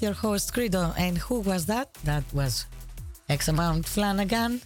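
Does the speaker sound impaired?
No.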